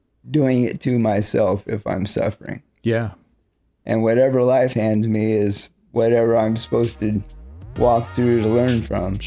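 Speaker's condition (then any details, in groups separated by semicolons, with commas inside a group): ALS; progressive, respiratory muscles weakened; about 8 years since diagnosis, power wheelchair, nighttime ventilator; breathes unaided by day using accessory muscles, declining lung function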